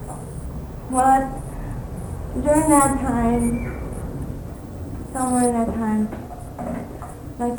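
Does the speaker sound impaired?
Yes: cerebral palsy; diagnosed at 1.5 years.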